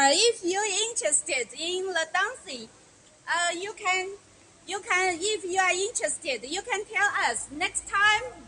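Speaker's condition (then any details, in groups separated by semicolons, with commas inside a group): No condition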